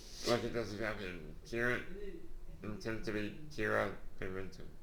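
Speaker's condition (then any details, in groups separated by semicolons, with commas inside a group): Duchenne muscular dystrophy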